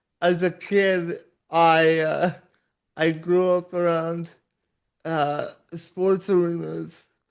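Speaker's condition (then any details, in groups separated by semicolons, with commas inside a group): Cerebral palsy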